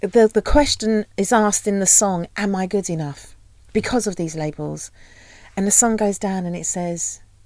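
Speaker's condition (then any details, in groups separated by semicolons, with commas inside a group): No condition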